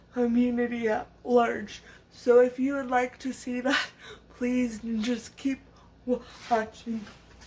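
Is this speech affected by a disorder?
Yes: cerebral palsy, severe.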